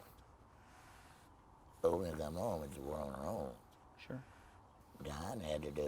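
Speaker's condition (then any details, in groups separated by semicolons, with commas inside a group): Laryngectomy, voice prosthesis; speaks with artificial device and voice prosthesis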